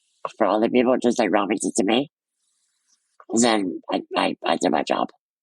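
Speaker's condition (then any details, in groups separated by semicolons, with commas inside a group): Muscular dystrophy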